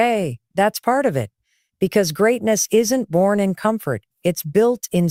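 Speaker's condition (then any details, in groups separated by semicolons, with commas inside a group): No condition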